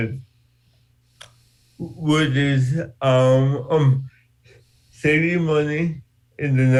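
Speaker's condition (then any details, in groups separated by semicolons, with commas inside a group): Cerebral palsy; from birth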